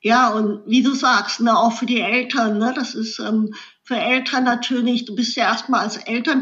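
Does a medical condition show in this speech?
Yes: cleft lip and palate; congenital cleft lip, jaw and palate, infant feeding problems, 16 operations by age 18, facial scars; paralysis from showjumping fall near age 20, C3-C6 fractures, front neck plate, four rear screws; after accident five months tube feeding, saliva swallowing not allowed, later esophagus surgery.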